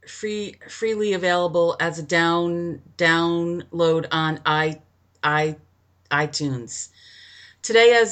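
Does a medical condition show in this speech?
Yes: stuttering; stutter persisting into adulthood; formerly avoided speaking situations, speechless at first self-help group meeting, said name and stutter by fourth or fifth; here repeated sounds, prolonged sounds.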